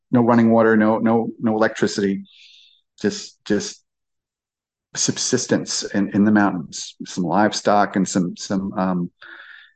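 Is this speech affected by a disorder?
No.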